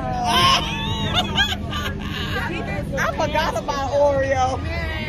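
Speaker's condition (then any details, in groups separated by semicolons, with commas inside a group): No condition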